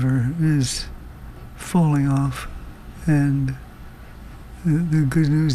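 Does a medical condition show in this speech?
Yes: Parkinson's disease; no tremor in hands or feet, no stoop, drugs help physical side, rarely stuck walking; progressing, cognitive effects, confusion, slow movements, wheelchair and walker, long-term care in Bedford, tires easily; slow speech, word-finding difficulty, loses thread, trouble finishing phrases, harder to hear recently, avoids hard words.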